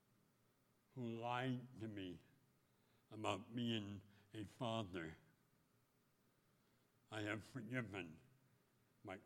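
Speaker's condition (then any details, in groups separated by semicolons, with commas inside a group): Speech impediment; impediment recognizable on radio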